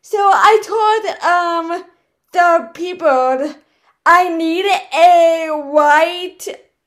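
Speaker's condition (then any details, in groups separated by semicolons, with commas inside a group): Cerebral palsy, right side; speech disability, predicted never to talk, first word around one year, speech therapy since age one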